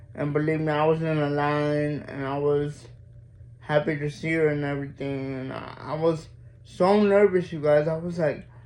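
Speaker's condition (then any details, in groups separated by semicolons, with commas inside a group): Mild cerebral palsy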